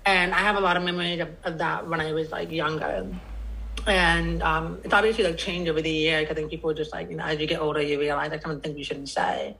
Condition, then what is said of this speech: Deafness. Because yes, I'm deaf, but I have the tools and I choose to utilize the tools to participate in this voice speaking world.